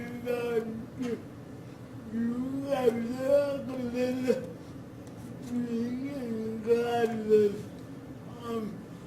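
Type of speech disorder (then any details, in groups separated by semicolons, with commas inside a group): Dysarthria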